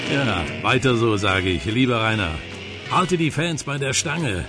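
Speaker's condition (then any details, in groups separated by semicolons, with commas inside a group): No condition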